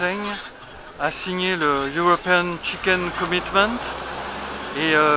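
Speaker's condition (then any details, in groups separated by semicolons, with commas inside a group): No condition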